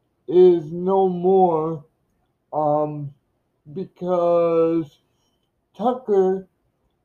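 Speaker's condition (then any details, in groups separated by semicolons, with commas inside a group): Cerebral palsy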